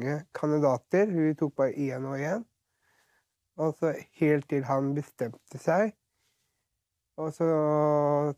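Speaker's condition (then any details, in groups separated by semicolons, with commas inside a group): Down syndrome; present since birth; age 43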